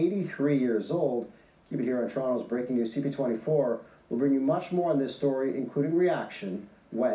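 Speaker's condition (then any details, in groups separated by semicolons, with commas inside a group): No condition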